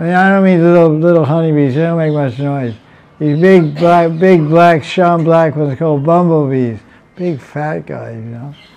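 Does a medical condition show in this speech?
Yes: deafness; fluent spoken lecture.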